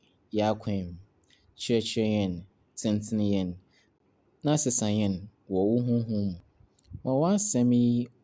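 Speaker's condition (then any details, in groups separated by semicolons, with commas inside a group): No condition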